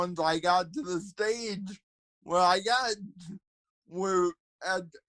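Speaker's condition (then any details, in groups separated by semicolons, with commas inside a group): Cerebral palsy, spastic quadriplegia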